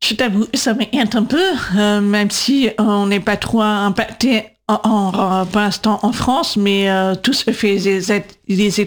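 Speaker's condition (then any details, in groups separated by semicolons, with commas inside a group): Deaf from birth; congenital deafness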